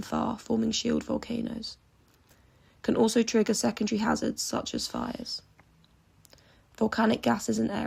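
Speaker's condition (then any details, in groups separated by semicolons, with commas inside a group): No condition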